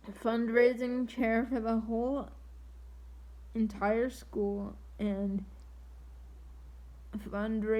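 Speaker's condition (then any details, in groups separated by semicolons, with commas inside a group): Triplegic cerebral palsy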